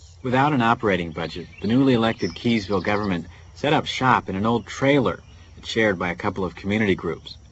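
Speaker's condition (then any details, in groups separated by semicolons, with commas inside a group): No condition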